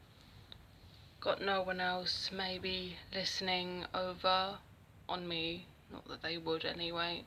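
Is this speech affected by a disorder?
No.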